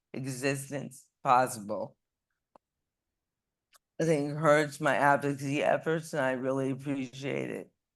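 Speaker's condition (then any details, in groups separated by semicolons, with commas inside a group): ALS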